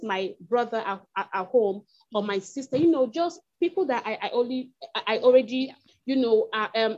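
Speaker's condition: Stutter; developmental stutter since age two, all six siblings stutter, great-grand-uncle stuttered severely, parents fluent; breaks when speaking, stammers in all settings, school, friends, church; repeated sounds, repeated words

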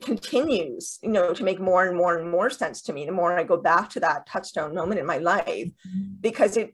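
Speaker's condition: Deafness with cochlear implants

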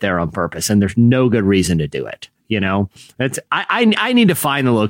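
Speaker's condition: No condition

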